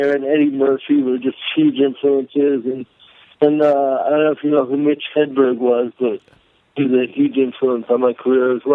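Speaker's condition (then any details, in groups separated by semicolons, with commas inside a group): Cerebral palsy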